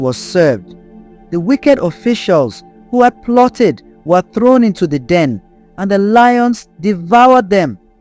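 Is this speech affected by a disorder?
No.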